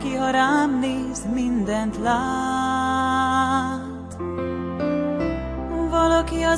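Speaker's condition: No condition

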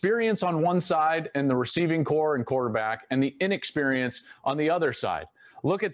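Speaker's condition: No condition

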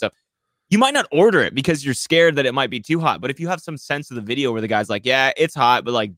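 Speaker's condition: No condition

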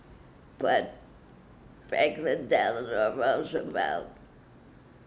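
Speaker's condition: Parkinson's disease; followed own path

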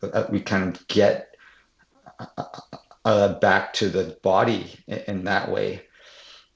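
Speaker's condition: Stuttering; stuttering felt physically, syllables felt from diaphragm up to lips, gets stuck on p sound; blocks

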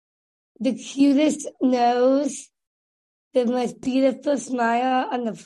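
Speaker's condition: Down syndrome; developmental disability from birth

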